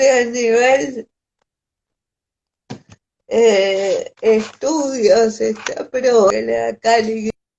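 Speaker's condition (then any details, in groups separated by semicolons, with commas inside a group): Cerebral palsy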